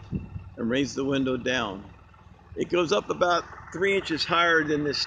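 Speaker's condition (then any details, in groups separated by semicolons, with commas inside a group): No condition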